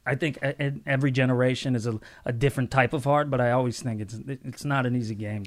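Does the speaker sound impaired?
No.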